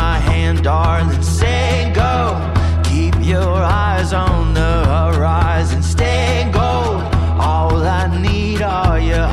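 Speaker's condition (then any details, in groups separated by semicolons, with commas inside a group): No condition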